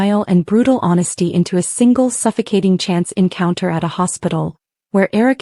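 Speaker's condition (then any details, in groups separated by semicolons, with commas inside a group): No condition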